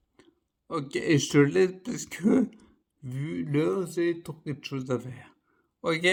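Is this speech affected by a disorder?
Yes: primary progressive multiple sclerosis.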